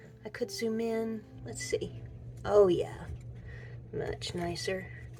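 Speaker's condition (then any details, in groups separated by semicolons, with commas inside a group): No condition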